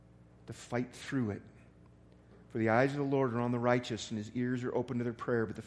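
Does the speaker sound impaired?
No.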